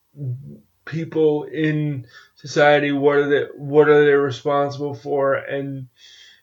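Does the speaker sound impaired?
Yes: cerebral palsy; walks with crutches.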